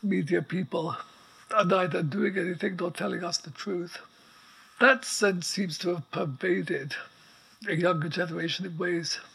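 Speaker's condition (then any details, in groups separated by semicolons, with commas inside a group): ALS; breathing apparatus audible in background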